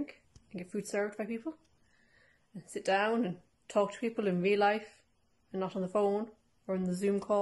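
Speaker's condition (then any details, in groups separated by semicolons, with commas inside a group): No condition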